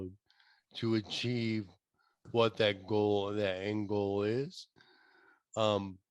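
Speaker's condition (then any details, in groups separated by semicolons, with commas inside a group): ALS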